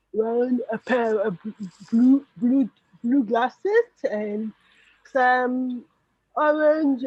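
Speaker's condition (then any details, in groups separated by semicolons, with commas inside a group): Cerebral palsy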